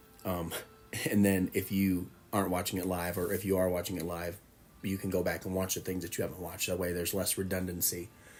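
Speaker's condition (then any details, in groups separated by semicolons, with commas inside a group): No condition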